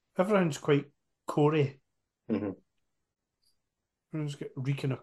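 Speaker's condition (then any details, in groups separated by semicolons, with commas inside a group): No condition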